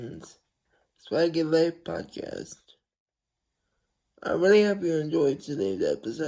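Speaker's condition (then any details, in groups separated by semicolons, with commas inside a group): Cerebral palsy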